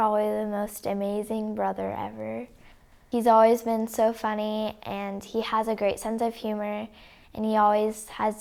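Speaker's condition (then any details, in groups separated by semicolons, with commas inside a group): No condition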